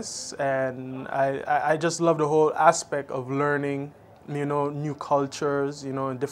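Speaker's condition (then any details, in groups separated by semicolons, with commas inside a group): No condition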